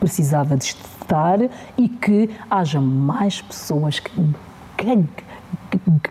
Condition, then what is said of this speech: Stuttering. É óbvio que eu me esforço para não gaguejar imensamente, eu me esforço para ter maior eficácia na minha comunicação e por ali fora